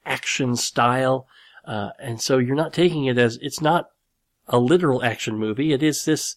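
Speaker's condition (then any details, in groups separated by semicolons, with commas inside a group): Cleft lip and palate; nose still slightly crooked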